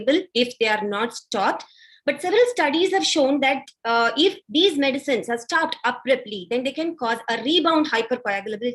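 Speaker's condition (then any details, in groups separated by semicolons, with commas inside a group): No condition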